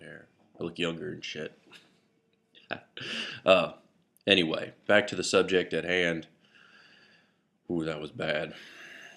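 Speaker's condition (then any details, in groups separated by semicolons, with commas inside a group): No condition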